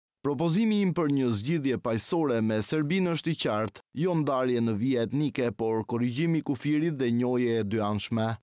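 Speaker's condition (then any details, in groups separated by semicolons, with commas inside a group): No condition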